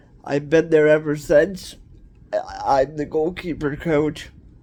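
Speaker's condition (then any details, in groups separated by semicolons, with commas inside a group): Cerebral palsy; cerebral palsy, wheelchair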